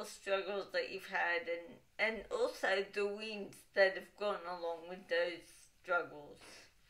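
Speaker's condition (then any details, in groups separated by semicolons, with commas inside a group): Cerebral palsy, dystonic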